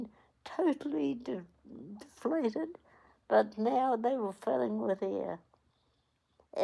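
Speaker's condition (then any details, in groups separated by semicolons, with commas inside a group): Cerebral palsy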